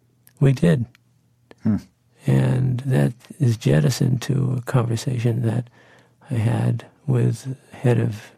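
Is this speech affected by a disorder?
Yes: Parkinson's disease; possible REM sleep signs about ten years earlier, handwriting became illegible; voice once decent, now fuzzy.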